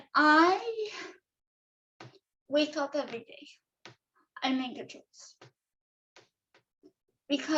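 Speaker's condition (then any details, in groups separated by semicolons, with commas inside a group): Cerebral palsy; affects all four limbs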